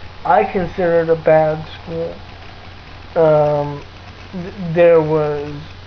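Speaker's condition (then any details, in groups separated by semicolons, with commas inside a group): Cerebral palsy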